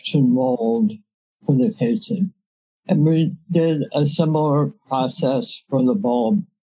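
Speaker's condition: Head and neck cancer surgery; five-time head and neck cancer, about 3 years intense treatment, radiation, years of toxic chemotherapy

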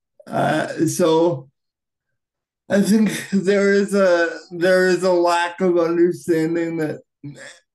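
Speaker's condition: Cerebral palsy, right-sided high tone

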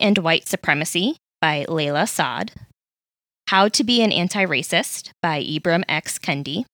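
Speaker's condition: No condition

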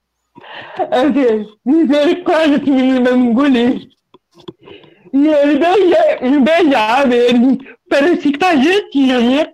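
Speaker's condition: Cerebral palsy; head movements seen by others, described as only a limitation; others perceive speech as somewhat slurred, not noticed by herself

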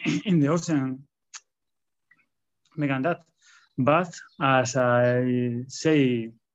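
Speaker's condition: Stuttering; stutter in public speaking, attributed to lifelong shyness and introversion; stutters a lot when talking in public; prolonged sounds

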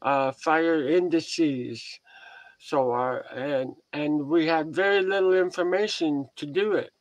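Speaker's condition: Head and neck cancer surgery; crooked head since

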